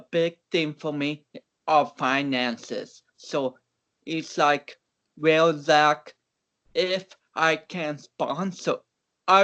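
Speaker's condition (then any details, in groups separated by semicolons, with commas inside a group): Cerebral palsy; oxygen loss at birth, affects speech, walking, balance; shaky during lifts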